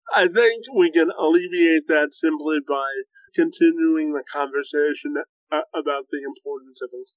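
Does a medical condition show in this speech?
Yes: cerebral palsy, spastic quadriplegia.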